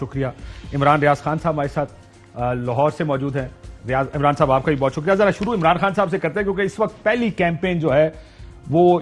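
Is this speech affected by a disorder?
No.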